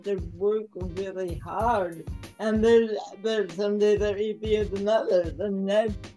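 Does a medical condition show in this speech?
Yes: cerebral palsy; mildly affects speaking and gait.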